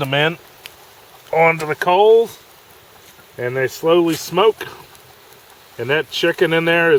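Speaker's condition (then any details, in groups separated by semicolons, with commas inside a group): No condition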